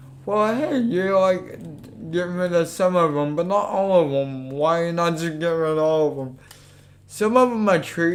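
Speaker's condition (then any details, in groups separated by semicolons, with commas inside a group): Cerebral palsy; affects legs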